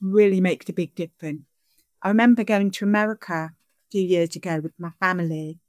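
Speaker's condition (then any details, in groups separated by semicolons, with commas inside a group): Deafness; questions interpreted into sign language by interpreter Lisa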